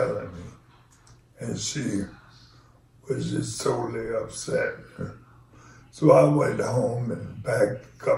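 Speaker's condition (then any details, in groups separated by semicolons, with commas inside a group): ALS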